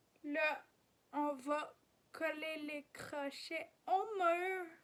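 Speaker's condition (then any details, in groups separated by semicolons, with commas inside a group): Ataxia; degenerative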